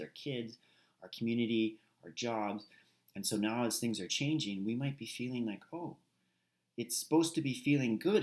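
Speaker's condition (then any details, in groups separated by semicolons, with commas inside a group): No condition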